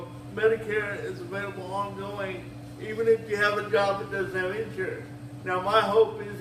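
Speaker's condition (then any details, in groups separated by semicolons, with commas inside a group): Cerebral palsy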